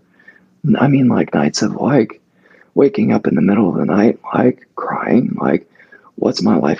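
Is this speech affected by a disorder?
Yes: mixed spasmodic dysphonia; mixed abductor and adductor type, adult onset, cause unknown, multiple sclerosis ruled out by MRI; several years since onset, speech therapy with Shirley Gerson, Linklater technique, limited benefit, still blocks; strained, cracking, stuck in back of throat, whispery breaks, once lost voice completely.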